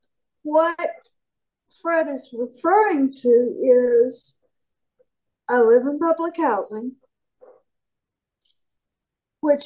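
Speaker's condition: Cerebral palsy; largely independent

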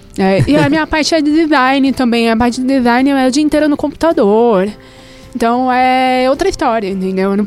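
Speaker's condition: Deafness; oral deaf, profound loss left ear, severe loss right ear, hearing aid one side only, other side little benefit; speech therapy almost whole life, cannot make phone calls

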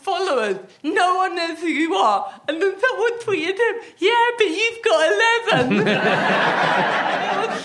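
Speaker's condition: Athetoid cerebral palsy; with myotonia and ataxia

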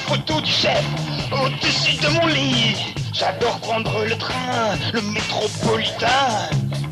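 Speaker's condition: No condition

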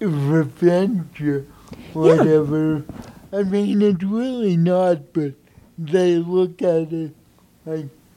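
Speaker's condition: Cerebral palsy; no medication

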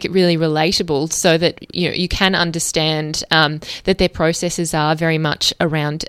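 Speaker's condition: No condition

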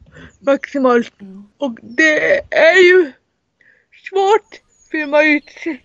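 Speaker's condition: Cerebral palsy; severe, wheelchair user

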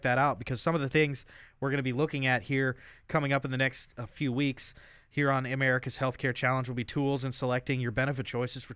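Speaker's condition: No condition

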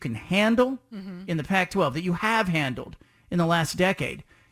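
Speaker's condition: No condition

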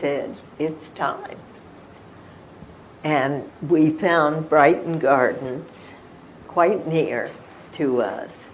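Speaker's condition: Spasmodic dysphonia; diagnosed 1998 at Johns Hopkins within 1 hour

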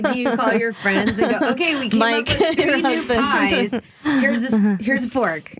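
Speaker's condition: No condition

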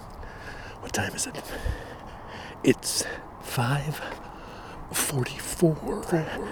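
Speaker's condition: No condition

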